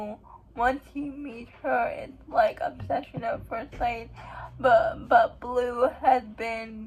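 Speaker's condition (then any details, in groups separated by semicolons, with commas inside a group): Cerebral palsy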